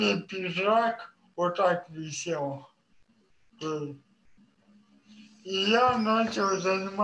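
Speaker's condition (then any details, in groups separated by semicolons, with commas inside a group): Cerebral palsy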